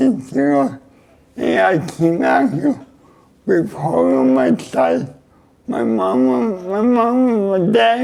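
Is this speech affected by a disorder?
Yes: cerebral palsy; neck surgery went badly.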